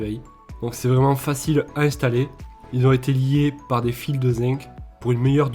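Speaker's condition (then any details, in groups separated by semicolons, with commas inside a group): No condition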